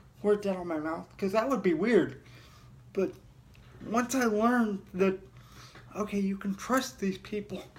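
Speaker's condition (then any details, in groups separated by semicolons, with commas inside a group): Cerebral palsy; heavily altered breathing patterns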